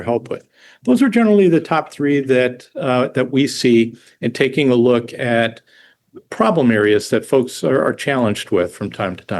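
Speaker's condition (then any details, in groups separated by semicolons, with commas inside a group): No condition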